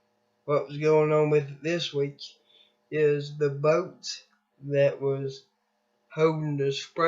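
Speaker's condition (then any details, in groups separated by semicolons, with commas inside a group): Cerebral palsy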